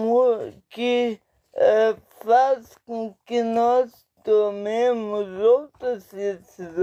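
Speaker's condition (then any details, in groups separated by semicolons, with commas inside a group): Paralysis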